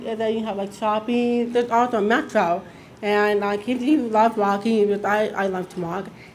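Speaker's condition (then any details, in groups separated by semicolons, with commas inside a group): Deafness; hearing loss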